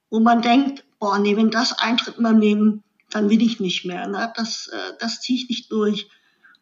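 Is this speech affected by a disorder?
Yes: cleft lip and palate; congenital cleft lip.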